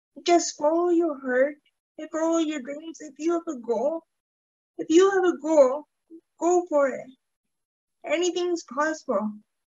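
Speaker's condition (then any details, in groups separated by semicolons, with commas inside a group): Cerebral palsy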